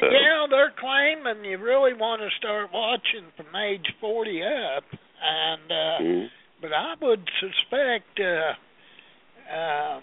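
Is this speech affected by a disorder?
Yes: Parkinson's disease; Parkinson's for quite some time, tremor, trouble with fine hand work as watchmaker; shivering, partly from disease, partly from cold.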